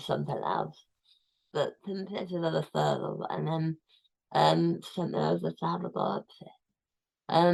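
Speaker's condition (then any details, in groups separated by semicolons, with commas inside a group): Tongue cancer, tongue removed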